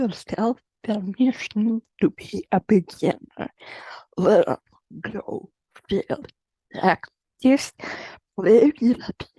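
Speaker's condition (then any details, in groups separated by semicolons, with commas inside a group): Generalized dystonia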